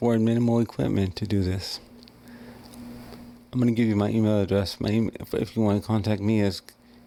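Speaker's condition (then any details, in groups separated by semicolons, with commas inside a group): Cerebral palsy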